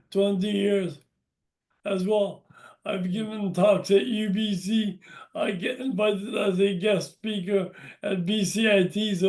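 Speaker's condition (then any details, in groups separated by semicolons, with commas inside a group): Brain injury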